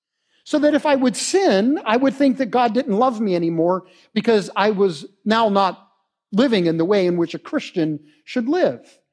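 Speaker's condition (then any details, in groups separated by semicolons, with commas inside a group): No condition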